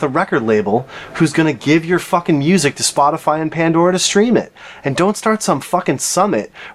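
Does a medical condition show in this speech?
No.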